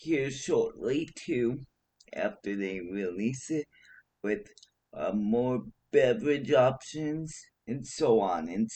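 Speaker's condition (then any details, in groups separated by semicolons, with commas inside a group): Cerebral palsy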